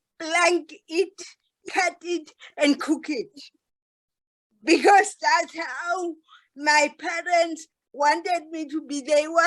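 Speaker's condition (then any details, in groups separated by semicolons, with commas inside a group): Cerebral palsy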